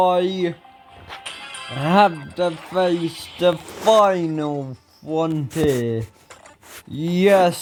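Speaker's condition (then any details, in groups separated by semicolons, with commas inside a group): Ataxia; speech recently worse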